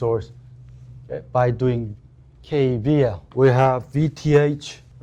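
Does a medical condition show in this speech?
No.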